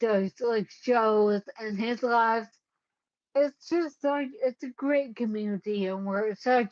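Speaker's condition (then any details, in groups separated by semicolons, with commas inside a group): Cerebellar ataxia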